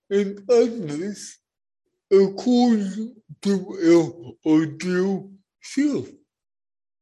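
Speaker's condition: Cerebral palsy; brain injury from birth asphyxia, born not breathing; speech impediment, first 5 minutes hardest to follow, listeners get used to it, transcript provided

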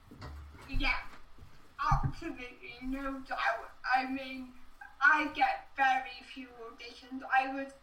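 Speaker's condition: Cerebral palsy

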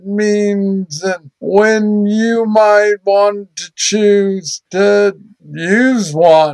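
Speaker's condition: Parkinson's disease, young onset; sees movement disorder specialist every 6 weeks or sooner

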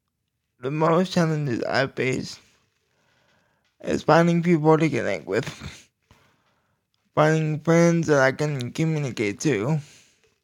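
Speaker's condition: Cerebral palsy; low voice

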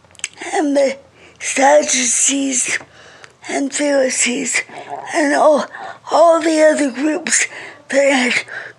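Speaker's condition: Cerebral palsy; speech affected, reading very slow

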